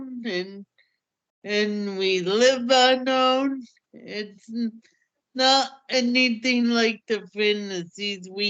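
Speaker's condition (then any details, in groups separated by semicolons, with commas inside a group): Cerebral palsy; hamstring treatment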